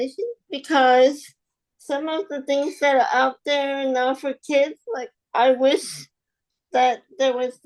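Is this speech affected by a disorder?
Yes: spastic quadriplegic cerebral palsy.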